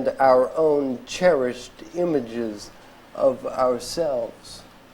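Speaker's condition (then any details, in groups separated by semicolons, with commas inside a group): ALS; diagnosed eight years ago, at age 35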